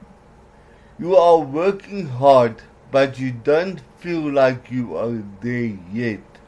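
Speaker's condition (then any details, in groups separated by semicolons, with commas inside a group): Cerebral palsy; trouble formulating words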